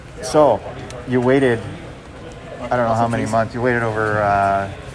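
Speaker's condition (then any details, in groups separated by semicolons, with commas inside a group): No condition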